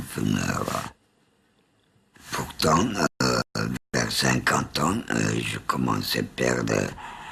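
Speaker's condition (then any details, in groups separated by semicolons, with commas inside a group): Total laryngectomy; tumour behind vocal cords, total laryngectomy, long-term smoker; voice problems began around age 50; progressive voice loss before diagnosis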